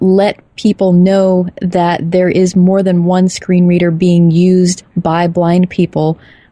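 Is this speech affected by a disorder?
No.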